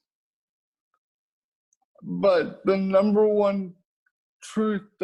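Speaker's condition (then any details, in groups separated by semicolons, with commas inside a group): Cerebral palsy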